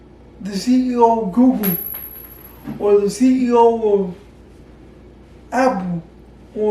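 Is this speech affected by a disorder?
Yes: cerebral palsy.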